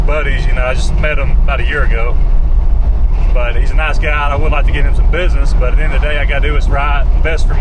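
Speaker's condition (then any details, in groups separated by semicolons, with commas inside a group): No condition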